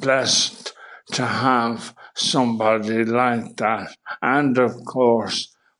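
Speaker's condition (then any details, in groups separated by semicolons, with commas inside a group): Motor neuron disease; speech problem noticed by oncologist during cancer treatment, confirmed by neurology tests; speech fatigue, tongue and vocal cords tire after certain amount of speech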